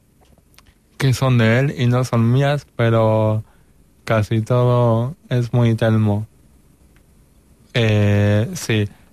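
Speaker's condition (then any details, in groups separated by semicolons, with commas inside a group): Cerebral palsy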